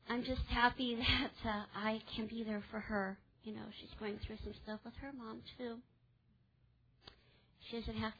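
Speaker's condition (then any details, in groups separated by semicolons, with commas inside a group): Cleft palate; congenital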